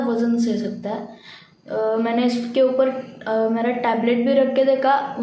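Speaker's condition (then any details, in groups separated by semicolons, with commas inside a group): No condition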